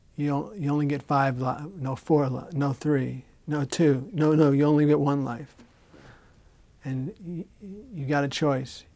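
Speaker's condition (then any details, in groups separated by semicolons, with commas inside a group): Parkinson's disease; Sarasota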